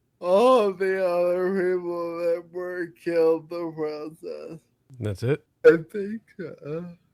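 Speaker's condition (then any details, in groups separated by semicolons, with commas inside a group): Friedreich's ataxia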